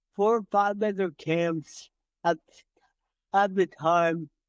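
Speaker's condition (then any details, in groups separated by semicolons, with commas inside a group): Cerebral palsy; from birth, entire left side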